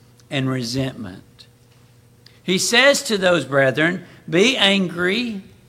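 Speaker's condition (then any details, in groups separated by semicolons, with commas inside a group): No condition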